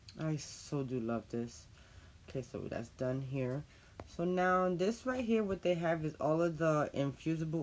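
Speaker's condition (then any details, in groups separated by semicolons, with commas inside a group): No condition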